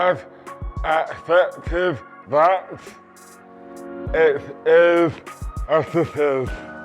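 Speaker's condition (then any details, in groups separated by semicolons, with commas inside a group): Dystonia; slurred speech, difficulty eating at onset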